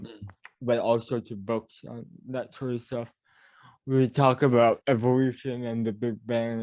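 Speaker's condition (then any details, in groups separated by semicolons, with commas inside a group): Cerebral palsy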